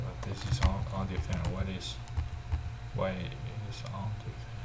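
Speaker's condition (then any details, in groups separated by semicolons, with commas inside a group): No condition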